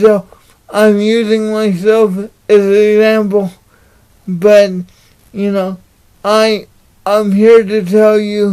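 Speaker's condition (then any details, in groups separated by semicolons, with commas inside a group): Cerebral palsy; unable to walk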